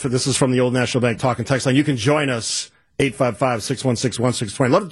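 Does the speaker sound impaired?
No.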